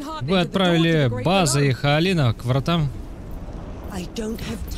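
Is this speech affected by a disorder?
No.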